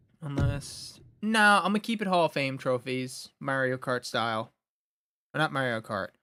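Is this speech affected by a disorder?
No.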